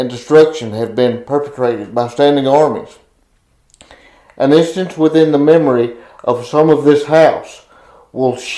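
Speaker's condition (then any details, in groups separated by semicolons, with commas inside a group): Cerebral palsy; uses wheelchair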